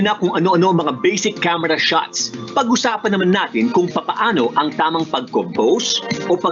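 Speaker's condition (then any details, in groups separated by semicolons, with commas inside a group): No condition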